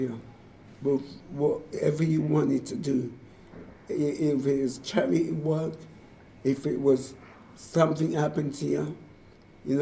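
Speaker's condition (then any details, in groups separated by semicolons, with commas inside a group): Motor neurone disease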